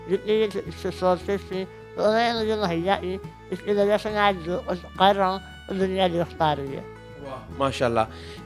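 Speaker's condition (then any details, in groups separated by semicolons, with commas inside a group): Muscular dystrophy; genetic, since childhood, fully wheelchair bound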